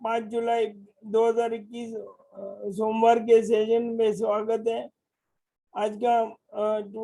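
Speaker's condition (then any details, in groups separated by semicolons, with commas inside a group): Motor neurone disease; voice strong and loud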